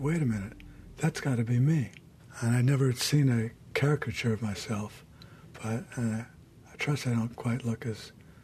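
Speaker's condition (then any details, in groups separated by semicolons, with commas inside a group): Parkinson's disease; diagnosed over a decade ago, about age 65; self-conscious about how voice sounds; voice worn down by age and Parkinson's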